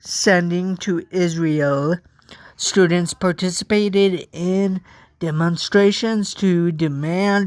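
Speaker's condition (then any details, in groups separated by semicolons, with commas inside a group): Cerebral palsy; from birth, walks with walker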